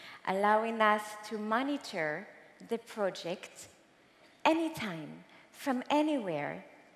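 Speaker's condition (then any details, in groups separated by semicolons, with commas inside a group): No condition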